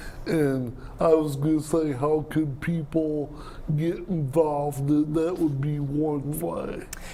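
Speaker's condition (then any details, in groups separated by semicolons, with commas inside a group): Cerebral palsy; speech impairment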